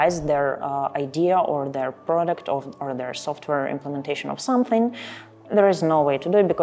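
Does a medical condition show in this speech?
No.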